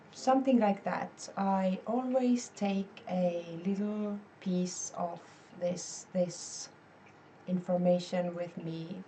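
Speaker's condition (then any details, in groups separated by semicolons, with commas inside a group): No condition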